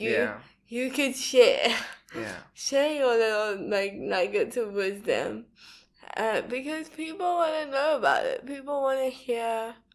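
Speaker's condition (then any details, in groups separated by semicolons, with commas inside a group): Cerebral palsy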